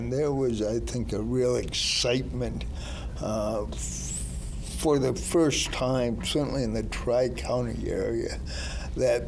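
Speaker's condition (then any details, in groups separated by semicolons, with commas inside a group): Cerebral palsy; present from birth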